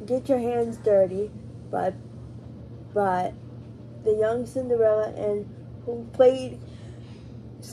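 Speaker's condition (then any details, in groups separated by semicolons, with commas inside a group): Cerebral palsy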